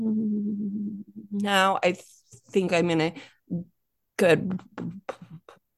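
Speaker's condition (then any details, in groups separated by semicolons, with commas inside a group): Stuttering; stutter since childhood, more severe when younger, quiet child avoiding speaking, NSA workshop in Fort Lauderdale; more comfortable the more people spoken to, sound repetitions; repeated sounds, blocks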